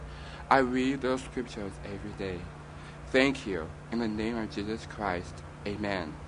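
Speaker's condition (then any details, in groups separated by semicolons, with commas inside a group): Down syndrome; young adult man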